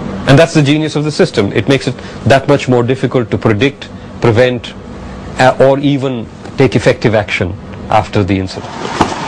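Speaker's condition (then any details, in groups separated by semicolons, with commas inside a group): No condition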